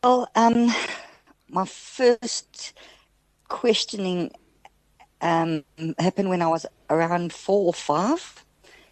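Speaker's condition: Stutter; stutter developed in childhood with onset of depression, caused by depression, quite bad; lessened after medical and social transition with hormone replacement therapy from age 37; quite a bad stutter earlier, now almost not noticeable; prolonged sounds

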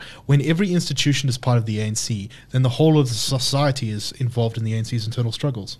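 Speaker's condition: No condition

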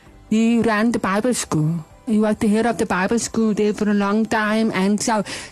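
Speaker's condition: Hearing loss; learned early to speak like hearing person, mother bonita drew out language, not natural

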